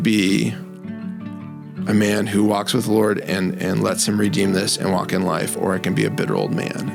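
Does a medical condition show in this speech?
No.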